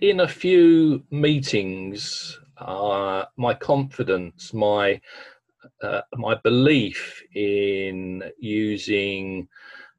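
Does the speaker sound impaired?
Yes: stammering; stammered over 40 odd years; recovering stammerer, uses a means of control, ongoing Starfish Project support, 15 years Toastmasters training; occasional stammers and stumbles, completely manageable, effortless speech, not fully fluent; here prolonged sounds.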